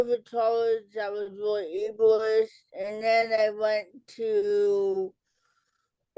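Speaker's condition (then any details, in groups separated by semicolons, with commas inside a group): Cerebral palsy; childhood speech delay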